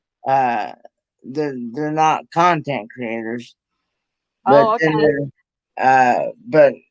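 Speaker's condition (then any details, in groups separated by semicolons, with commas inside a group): Cerebral palsy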